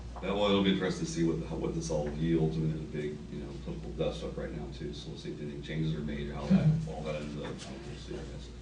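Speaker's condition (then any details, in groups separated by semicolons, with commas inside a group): No condition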